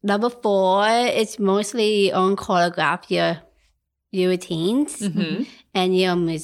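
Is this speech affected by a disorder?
Yes: Down syndrome; adult woman.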